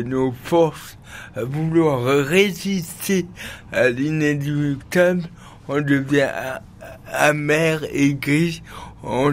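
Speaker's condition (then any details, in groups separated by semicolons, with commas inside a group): Cerebral palsy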